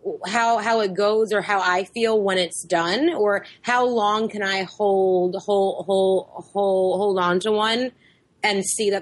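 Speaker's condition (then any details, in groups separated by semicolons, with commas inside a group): Stuttering; had speech therapy, hid stuttering until about high school by saying only enough to pass; uses voluntary stuttering in situations where stuttering is usually avoided; occasionally gets really stuck, particularly hard blocks, mostly less physical effort, stuttering amount unchanged; repeated words, prolonged sounds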